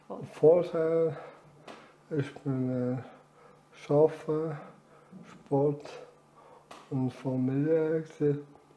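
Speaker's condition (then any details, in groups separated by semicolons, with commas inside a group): Amyotrophic lateral sclerosis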